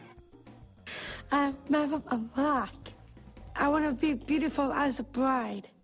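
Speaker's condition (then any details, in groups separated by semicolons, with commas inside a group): Down syndrome; tongue seemingly stuck or frozen while speaking, difficulty moving tongue, 140 misheard as 101 or 130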